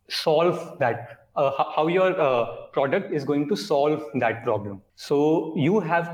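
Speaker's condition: Stuttering; since childhood, runs in family, father, uncles and grandfather stutter; worse under stress and fear, avoided hard-to-say food orders and bus stop names; prolonged sounds

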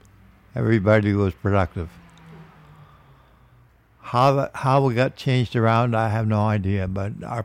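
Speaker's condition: Parkinson's disease; man aged 73

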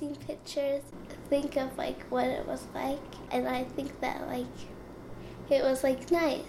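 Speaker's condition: Cerebral palsy; gym

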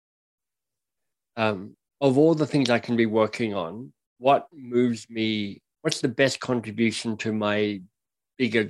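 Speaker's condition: Cleft lip and palate; speech impediment

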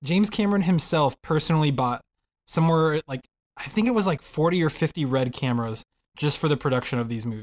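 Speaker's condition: No condition

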